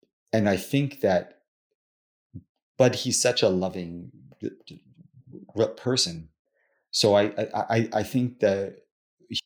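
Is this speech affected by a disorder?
Yes: stuttering; stuttering since childhood; stutters throughout interview; allows stuttering rather than trying to be fluent; here repeated sounds, repeated words.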